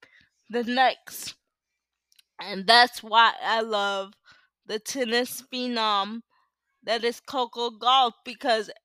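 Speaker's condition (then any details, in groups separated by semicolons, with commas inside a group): Cerebral palsy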